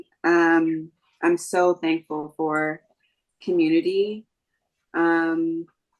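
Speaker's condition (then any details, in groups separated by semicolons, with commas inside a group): No condition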